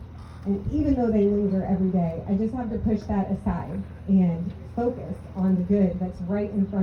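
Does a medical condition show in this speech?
No.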